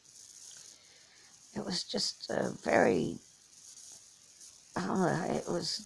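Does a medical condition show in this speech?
Yes: cerebral palsy; from birth.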